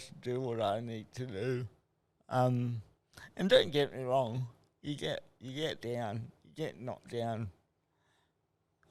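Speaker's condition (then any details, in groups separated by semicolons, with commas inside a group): Cerebral palsy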